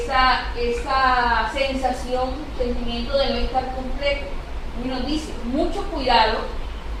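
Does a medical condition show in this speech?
No.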